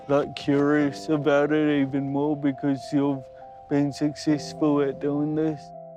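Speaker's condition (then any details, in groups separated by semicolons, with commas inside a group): Cerebral palsy; mild form; mainly affects speech, slight speech impediment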